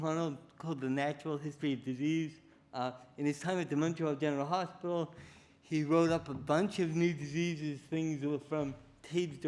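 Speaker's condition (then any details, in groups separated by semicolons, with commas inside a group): Cerebral palsy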